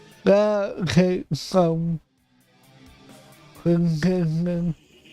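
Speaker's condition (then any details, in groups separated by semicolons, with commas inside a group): Cerebral palsy; affects voice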